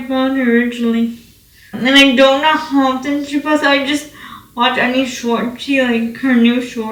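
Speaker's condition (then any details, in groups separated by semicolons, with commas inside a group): Cerebral palsy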